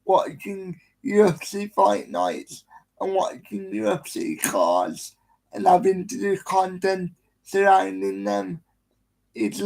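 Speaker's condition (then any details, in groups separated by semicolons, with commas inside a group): Cerebral palsy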